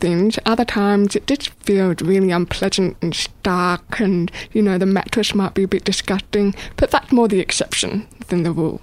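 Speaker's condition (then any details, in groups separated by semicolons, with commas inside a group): Deafness, born deaf; probably congenital deafness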